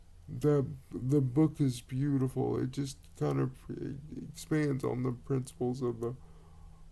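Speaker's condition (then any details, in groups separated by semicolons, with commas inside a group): Cerebral palsy; quadriplegic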